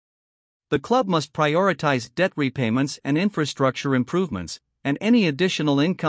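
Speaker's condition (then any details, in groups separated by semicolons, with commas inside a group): No condition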